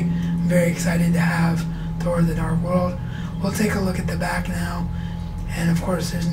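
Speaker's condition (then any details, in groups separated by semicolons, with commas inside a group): Cerebral palsy; wheelchair bound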